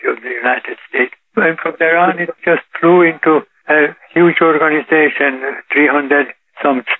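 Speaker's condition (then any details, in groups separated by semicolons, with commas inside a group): Parkinson's disease; walks 3 miles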